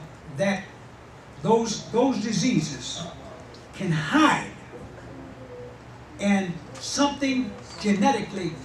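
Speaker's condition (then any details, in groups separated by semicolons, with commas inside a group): No condition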